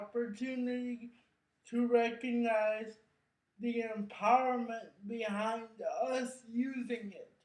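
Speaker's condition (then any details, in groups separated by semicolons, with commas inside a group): Cerebral palsy; brain injury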